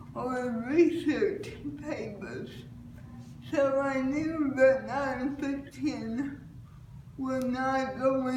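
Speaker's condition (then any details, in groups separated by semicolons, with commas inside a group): Cerebral palsy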